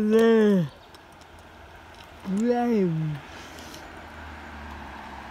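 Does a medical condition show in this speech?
Yes: cerebral palsy; spastic.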